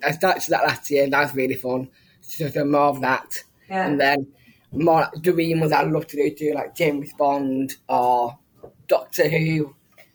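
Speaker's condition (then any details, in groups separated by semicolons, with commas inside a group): Down syndrome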